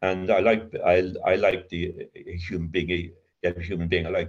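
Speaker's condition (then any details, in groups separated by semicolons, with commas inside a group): Covert stutter; severe childhood stutter, linked to adverse childhood experience, child guidance clinic, worse with teacher's punishment, covert since sobriety; still gets occasional blocks, uses voice as main working tool; stutters in mind more than aloud, avoids feared words, voice never feels own; repeated words, prolonged sounds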